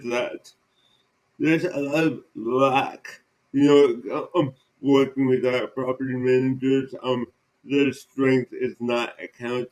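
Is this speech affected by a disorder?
Yes: cerebral palsy; present from birth.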